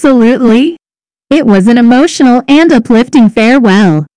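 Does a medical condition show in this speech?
No.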